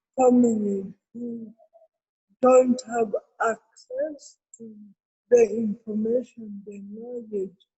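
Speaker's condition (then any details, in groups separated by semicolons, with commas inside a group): Cerebral palsy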